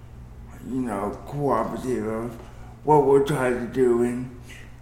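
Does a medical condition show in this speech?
Yes: cerebral palsy; cerebral palsy with body spasms and gyrations; daily fight against body spasms and gyrations.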